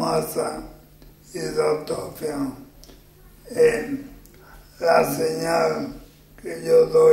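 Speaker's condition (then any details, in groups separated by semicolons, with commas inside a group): Amyotrophic lateral sclerosis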